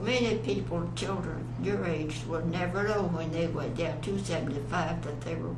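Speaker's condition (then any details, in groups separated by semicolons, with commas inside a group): Parkinson's; long-standing, onset many years earlier; finishing speech therapy; swallowing affected, low volume, mumbling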